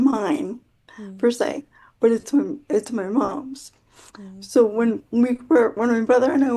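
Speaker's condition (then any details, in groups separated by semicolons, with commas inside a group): Quadriplegic cerebral palsy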